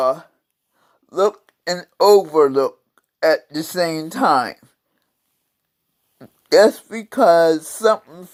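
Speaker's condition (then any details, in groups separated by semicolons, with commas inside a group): Cerebral palsy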